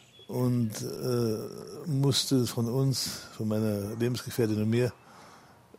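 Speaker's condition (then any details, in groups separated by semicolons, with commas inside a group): Parkinson's disease; now walks with crutches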